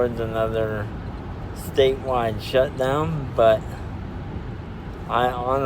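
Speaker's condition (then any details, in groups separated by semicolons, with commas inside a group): Spastic diplegia cerebral palsy; outpatient physical therapy, wheelchair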